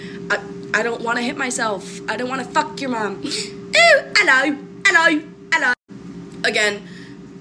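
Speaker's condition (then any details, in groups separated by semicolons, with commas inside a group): Tourette syndrome, coprolalia; involuntary motor and vocal tics, lack of control, self-hitting tics; blurts swear words and phrases like oof, doof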